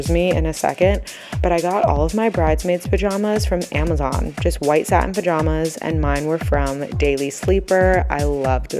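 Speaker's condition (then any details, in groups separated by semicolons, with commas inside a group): No condition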